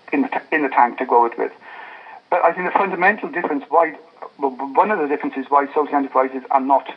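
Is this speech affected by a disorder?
No.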